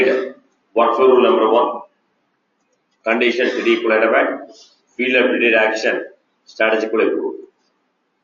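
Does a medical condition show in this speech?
No.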